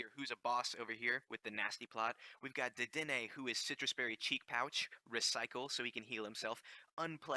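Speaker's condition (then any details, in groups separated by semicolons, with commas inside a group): No condition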